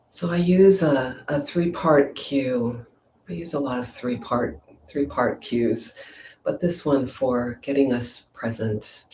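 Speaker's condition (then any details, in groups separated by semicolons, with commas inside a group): No condition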